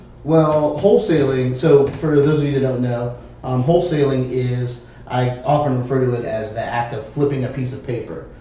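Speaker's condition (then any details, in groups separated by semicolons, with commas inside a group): No condition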